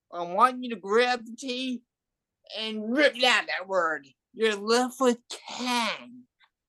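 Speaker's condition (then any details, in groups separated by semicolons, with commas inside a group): Cerebral palsy and hearing loss; adult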